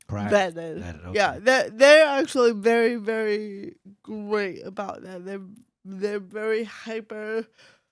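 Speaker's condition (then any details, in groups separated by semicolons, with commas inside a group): Cerebral palsy; very mild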